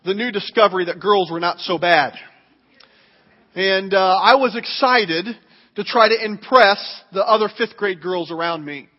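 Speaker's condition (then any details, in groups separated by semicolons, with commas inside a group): No condition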